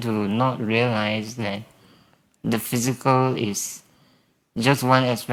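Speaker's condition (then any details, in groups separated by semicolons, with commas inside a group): Spinal muscular atrophy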